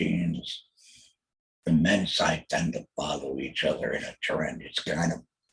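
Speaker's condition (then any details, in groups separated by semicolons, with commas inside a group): Total laryngectomy; hoarse weak voice before surgery, hard breathing, natural voice lost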